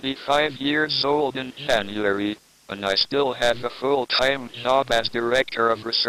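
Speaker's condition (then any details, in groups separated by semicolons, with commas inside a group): MND, speech-generating device; wheelchair, tracheostomy, laryngectomy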